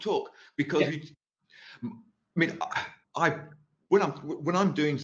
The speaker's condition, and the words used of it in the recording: Stuttering. My stutter goes most of the time when I'm on this.